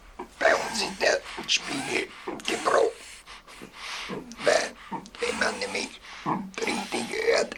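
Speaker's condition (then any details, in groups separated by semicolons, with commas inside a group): Laryngectomy; larynx removed by operation, learned to speak with a Logopädin from about 4 weeks after; speaks with air brought back up, counts aloud, has spoken with a microphone in the Rathaus; original laryngeal voice lost, oesophageal voice by bringing air back up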